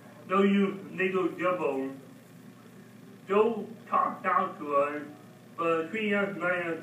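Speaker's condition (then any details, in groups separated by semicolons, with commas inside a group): Mild cerebral palsy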